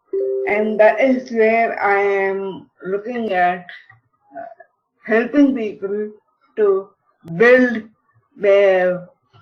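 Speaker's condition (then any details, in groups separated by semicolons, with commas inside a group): Cerebral palsy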